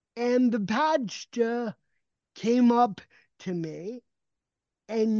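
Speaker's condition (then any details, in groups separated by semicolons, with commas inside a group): Cerebral palsy; equine therapy helped movement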